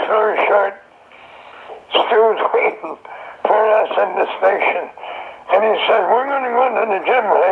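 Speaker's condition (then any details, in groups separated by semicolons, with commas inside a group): Throat cancer; survivor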